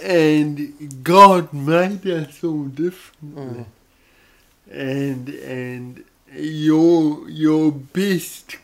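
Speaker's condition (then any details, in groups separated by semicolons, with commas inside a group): Cerebral palsy; odd sort of voice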